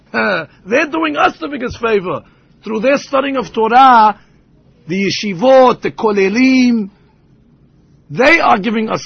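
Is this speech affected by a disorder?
No.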